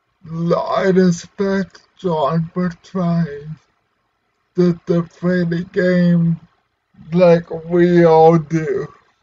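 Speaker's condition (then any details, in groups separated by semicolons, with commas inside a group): Cerebral palsy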